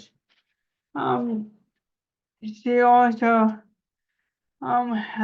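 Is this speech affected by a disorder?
Yes: cerebral palsy; spasticity.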